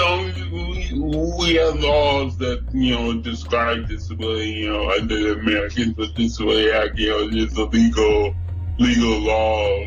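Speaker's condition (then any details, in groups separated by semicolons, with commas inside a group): Cerebral palsy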